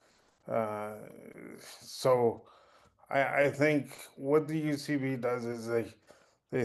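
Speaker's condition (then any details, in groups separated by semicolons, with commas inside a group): Cerebral palsy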